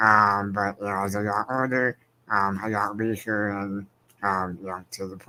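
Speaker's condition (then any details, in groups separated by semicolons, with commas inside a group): Spinal muscular atrophy; progressive, wheelchair; declining function, robotic exoskeleton therapy, uses voice control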